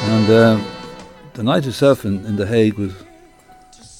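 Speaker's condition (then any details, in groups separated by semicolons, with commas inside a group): Parkinson's disease; progressive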